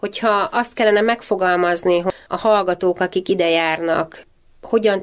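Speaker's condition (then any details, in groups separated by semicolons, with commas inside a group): No condition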